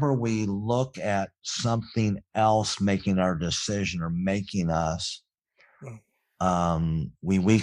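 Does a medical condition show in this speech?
Yes: cleft palate; congenital cleft palate.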